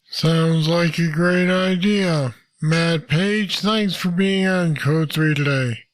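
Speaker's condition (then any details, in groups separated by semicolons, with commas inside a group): Parkinson's disease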